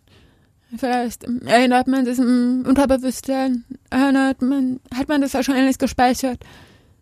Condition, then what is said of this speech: Deafness. Ich glaube, auch so meine Stimme schon anders. Auch lauter, ja.